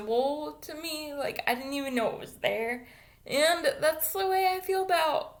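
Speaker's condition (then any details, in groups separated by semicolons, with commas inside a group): Cerebral palsy; wheelchair since childhood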